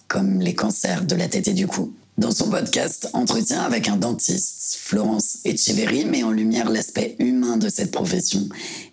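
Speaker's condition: Vocal cord cancer, head and neck cancer

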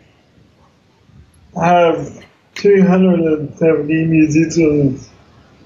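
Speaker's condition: Cerebral palsy; congenital, wheelchair user

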